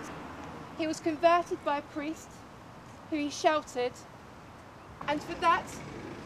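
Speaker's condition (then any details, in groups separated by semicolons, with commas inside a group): No condition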